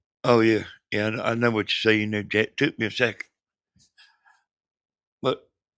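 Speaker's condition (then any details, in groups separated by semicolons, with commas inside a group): Brain bleed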